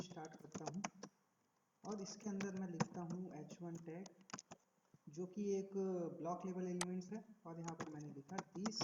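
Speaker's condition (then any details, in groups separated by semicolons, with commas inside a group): No condition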